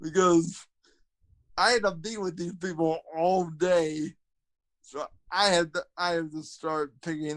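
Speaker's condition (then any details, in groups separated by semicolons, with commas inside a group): Cerebral palsy, spastic quadriplegia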